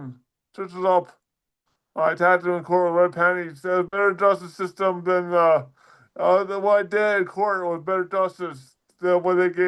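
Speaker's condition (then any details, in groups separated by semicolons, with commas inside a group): Dysarthria; crash brain damage, atlanto-occipital neck injury, severe mobility limits; weaker speech muscles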